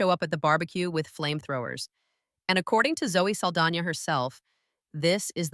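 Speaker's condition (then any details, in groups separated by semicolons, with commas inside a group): No condition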